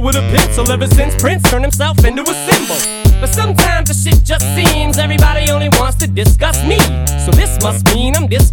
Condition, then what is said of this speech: None; typical speech.